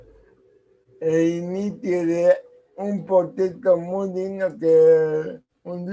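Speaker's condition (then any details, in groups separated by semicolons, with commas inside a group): Cerebral palsy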